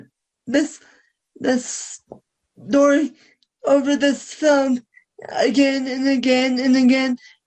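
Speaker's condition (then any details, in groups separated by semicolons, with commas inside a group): Cerebral palsy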